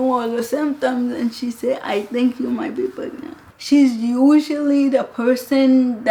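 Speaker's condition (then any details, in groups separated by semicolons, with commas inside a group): Cerebral palsy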